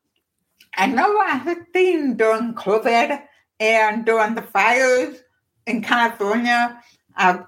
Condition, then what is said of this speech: Deafness. As soon as I start speaking, I can see that teeny little change, like, oh, they're realizing something, and they start treating me like a kid, or start speaking slow, or get awkward.